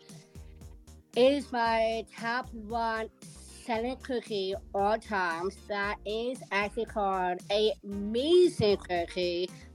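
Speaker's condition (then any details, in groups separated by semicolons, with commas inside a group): Down syndrome; present from birth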